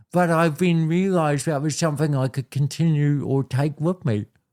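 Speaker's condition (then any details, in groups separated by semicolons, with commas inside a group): Cerebral palsy; voice sounds different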